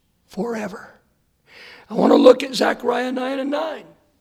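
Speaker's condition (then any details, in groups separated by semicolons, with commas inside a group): Hoarseness after vocal cord surgery; post-operative check on Monday good, vocal cords look straight, hoarseness remains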